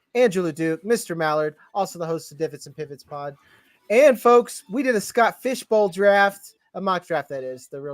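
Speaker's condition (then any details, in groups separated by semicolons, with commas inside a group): No condition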